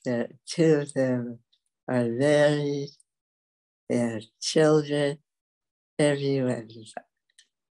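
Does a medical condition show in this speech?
Yes: dystonia; speech loss began after UCLA, mute 40 years, typed needs on typewriter, symptoms when speaking.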